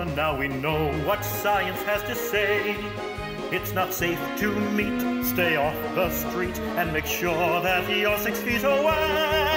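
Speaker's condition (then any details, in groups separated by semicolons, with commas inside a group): No condition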